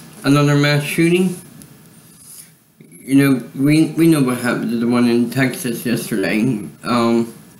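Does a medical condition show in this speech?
Yes: cerebral palsy; voice sound affected.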